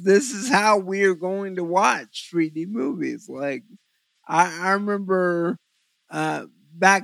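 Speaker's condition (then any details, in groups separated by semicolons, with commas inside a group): Cerebral palsy; visual focusing difficulty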